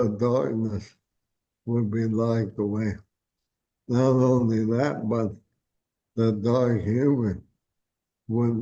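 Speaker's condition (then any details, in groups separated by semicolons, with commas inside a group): ALS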